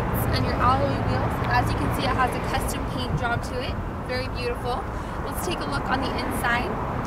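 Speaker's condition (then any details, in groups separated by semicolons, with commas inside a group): No condition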